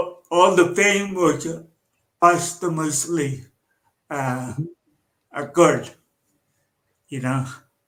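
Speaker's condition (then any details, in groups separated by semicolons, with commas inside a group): Cerebral palsy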